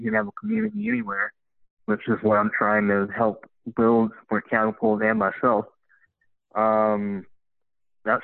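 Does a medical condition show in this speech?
Yes: cleft lip and palate; congenital, extreme leg deformities, many leg operations, full-time wheelchair at 13, bilateral above-knee amputation at 14; uses leg prostheses, running prostheses from Challenge Athlete Foundation grant, runner and triathlete; speech impediment, harder for new people to understand at first.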